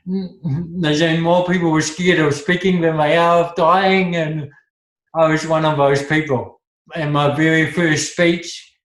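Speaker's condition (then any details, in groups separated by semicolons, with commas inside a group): Cerebral palsy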